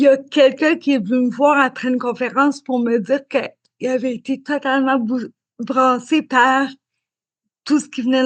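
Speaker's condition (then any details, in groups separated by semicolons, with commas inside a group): Cerebral palsy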